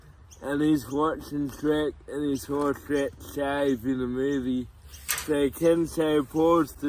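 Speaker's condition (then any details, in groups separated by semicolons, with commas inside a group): Cerebral palsy; from birth, tight muscles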